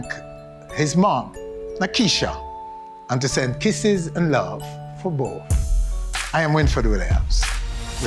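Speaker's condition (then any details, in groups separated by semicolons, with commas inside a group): No condition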